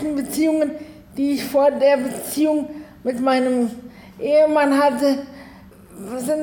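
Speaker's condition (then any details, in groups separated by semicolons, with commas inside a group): Cerebral palsy, spastic, arms and legs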